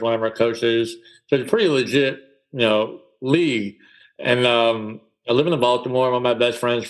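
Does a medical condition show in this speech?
Yes: cleft palate; speech impediment in childhood, speech therapy after moving south, others mocked way of talking.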